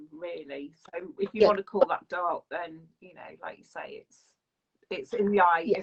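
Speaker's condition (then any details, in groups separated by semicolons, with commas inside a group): No condition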